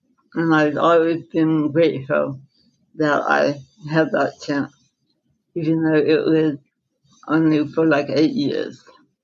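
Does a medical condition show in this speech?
Yes: dystonia; encephalitis at 4, secondary dystonia, almost no hand, arm use, left-side brain surgery at 17; slight speech impediment.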